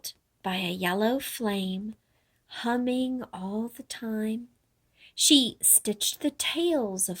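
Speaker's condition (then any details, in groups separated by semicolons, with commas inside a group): No condition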